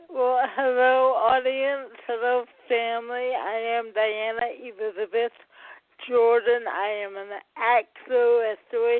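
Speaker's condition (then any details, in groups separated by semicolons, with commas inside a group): Cerebral palsy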